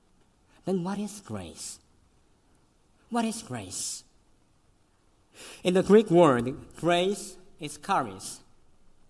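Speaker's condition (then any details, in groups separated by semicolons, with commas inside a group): Cleft lip and palate, severe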